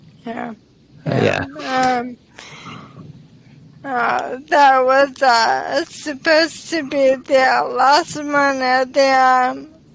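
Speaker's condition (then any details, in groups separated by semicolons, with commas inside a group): ALS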